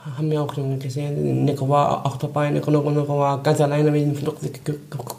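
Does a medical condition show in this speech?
Yes: Down syndrome; trisomy 21, genetic, developmental delay, early movement therapy, Montessori therapist Lore Andelik; adult, about 22, trouble judging ground underfoot, fear of heights.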